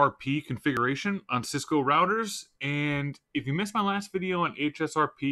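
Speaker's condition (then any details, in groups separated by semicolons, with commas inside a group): No condition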